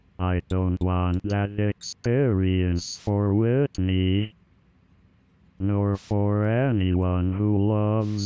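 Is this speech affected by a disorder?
Yes: amyotrophic lateral sclerosis; bulbar onset.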